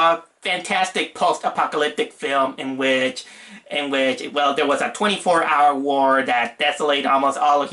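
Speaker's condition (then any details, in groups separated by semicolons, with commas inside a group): No condition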